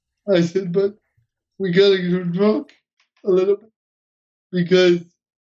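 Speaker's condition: Cerebral palsy; uses wheelchair

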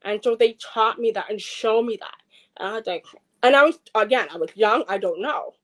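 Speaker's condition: Deafness, acquired at age four

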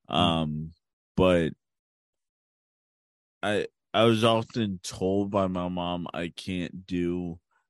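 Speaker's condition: Cerebral palsy; since birth

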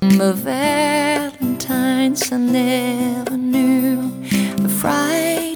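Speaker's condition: No condition

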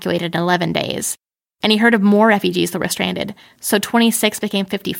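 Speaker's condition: No condition

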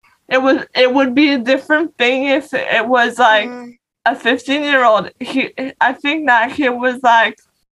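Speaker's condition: Cerebral palsy; non-progressive, needs change over time

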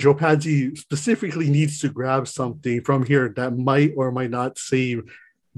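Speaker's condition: No condition

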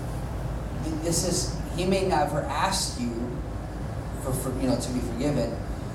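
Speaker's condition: No condition

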